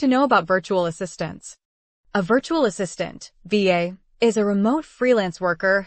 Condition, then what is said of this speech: None; typical speech.